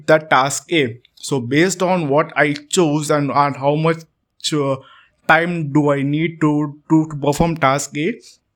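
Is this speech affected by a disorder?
Yes: stuttering; stutter since around age 8 or 9, ongoing; still working on improving vocal communication, not yet a good speaker; speaks too fast when talking a lot, sometimes not understood, blocks on words, repeats same syllable; here repeated sounds, repeated words.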